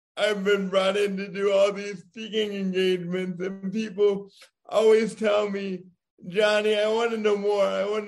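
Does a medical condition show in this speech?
Yes: cerebral palsy; diagnosed as firstborn child.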